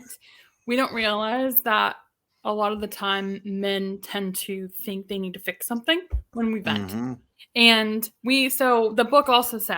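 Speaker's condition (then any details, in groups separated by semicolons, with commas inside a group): No condition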